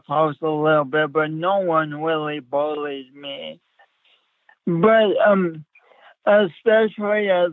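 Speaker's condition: Speech impediment; speech impediment still present

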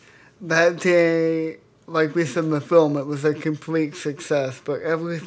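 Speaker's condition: Cerebral palsy; speech affected

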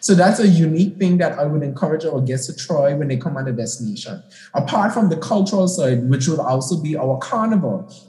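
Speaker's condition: No condition

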